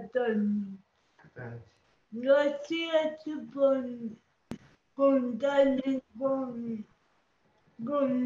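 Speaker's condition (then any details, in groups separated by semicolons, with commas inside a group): Cerebral palsy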